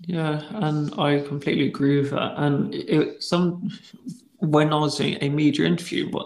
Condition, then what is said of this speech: Stuttering. Because I think it's just, what's that extra 2 second stammer, or those 2 second milliseconds going to do?